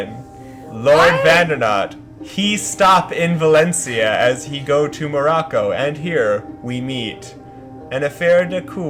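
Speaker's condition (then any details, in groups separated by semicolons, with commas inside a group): No condition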